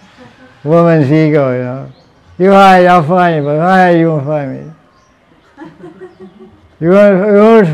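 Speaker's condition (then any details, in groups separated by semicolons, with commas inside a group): Deafness; self-reported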